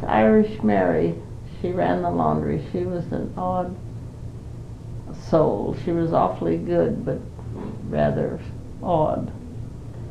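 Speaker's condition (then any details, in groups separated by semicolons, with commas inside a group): Parkinson's disease; 5 years since onset, not very able to do much, cannot live alone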